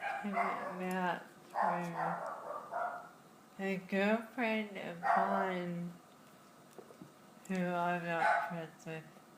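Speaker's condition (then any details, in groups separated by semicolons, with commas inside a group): Friedreich's ataxia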